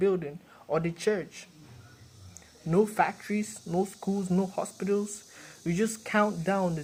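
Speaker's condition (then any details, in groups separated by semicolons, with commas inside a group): No condition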